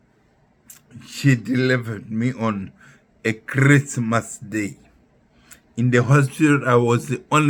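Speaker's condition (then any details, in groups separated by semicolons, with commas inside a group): Neurological disease after torture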